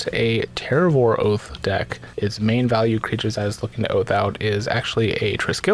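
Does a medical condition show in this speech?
No.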